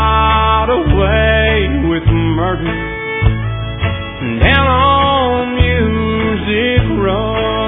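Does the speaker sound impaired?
No.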